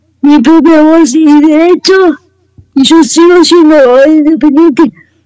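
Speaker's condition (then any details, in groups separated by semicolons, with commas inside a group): Cerebral palsy; wheelchair user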